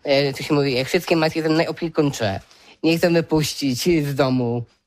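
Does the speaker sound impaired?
Yes: Down syndrome; intellectual disability, sometimes forgets things, errors with arithmetic and counting money.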